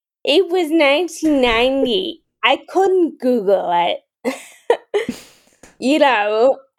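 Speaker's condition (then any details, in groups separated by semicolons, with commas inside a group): Friedreich's ataxia; rare progressive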